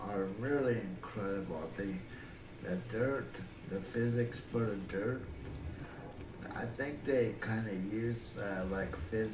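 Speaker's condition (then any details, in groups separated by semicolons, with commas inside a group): Cerebral palsy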